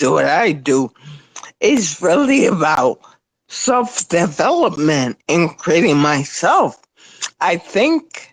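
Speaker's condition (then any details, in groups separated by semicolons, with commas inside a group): Spinocerebellar ataxia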